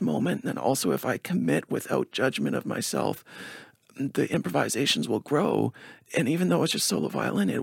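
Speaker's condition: Spasmodic dysphonia; energy healing

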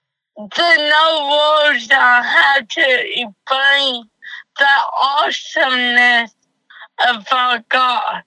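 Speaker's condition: Cerebral palsy; doctor told mother of diagnosis

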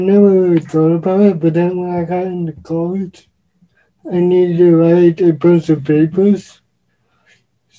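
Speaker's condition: Cerebral palsy; uses wheelchair

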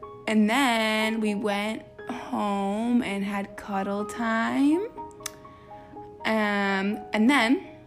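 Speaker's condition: Stutter; stutters a lot, earlier clips awkward, records straight through, hopes talking helps stutter; prolonged sounds

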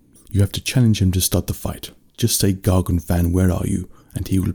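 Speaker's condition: No condition

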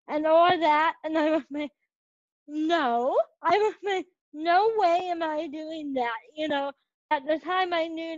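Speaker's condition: Cerebral palsy; age 21

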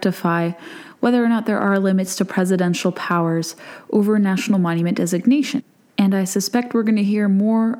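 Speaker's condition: No condition

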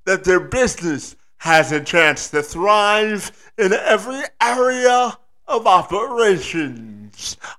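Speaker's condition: Cerebral palsy; from birth

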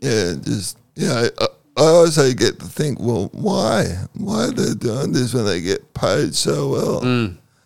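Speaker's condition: Cerebral palsy; second COVID vaccine dose

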